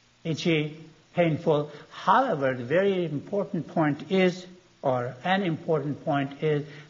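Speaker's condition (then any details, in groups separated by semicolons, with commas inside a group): No condition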